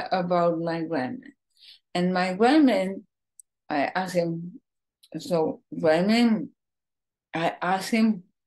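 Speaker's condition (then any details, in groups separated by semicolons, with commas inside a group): ALS, bulbar form, bulbar onset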